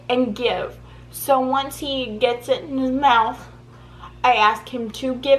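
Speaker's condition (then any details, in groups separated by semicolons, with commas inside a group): Cerebral palsy; poor head control, neck falls back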